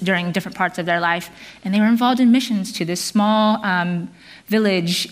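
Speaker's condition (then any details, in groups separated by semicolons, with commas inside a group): No condition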